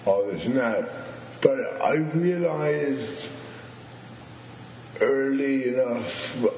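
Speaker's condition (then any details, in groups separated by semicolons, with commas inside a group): Stuttering; stuttering since at least teenage years, also cerebral palsy, which compounds things; has had long disfluent moments on own name; blocks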